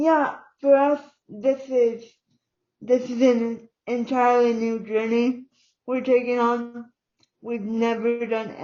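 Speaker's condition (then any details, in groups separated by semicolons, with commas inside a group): Cerebral palsy; uses wheelchair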